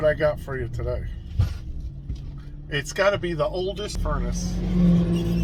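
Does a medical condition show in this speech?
No.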